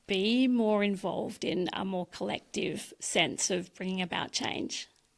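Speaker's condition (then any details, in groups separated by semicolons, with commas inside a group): No condition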